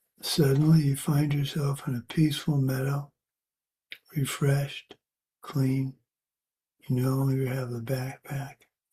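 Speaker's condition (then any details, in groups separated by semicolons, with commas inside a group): Parkinson's; age 73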